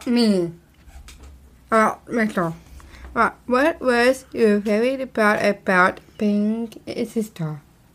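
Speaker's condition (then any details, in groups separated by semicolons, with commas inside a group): Down syndrome; speech therapist miss leah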